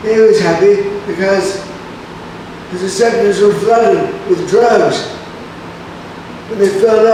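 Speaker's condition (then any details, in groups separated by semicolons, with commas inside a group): Brain injury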